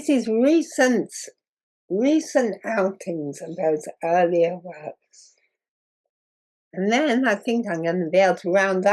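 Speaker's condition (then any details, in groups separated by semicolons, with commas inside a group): Muscular dystrophy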